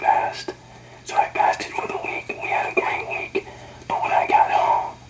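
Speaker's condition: Young onset Parkinson's; diagnosed at age 41, first suspected Lou Gehrig's disease, undiagnosed for a year, right arm not swinging; very quiet voice sounding like whispering, inaudible without voice amplifier, speaks into amplifier

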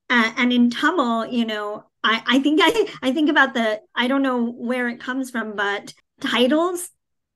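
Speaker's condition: Cleft palate, cleft palate without cleft lip

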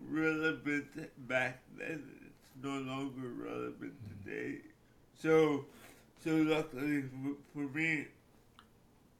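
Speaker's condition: Cerebral palsy; cerebral palsy since childhood

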